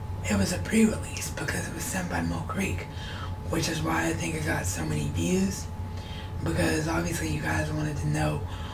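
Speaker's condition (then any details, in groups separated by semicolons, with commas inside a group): Cerebral palsy; wheelchair bound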